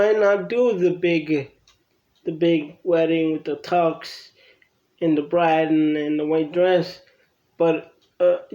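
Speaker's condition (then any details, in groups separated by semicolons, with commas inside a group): Cerebral palsy; from birth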